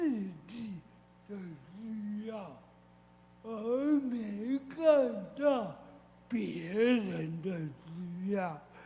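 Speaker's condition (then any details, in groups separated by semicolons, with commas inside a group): Cerebral palsy; severe, walked only at age 8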